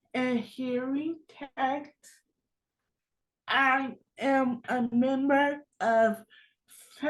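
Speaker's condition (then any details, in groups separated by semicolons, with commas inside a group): Cerebral palsy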